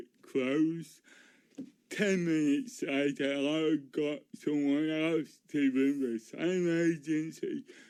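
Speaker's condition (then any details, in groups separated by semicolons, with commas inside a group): Cerebral palsy; speech noticeably affected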